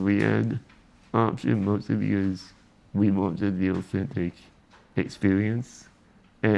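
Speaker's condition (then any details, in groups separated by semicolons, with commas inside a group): Spinal muscular atrophy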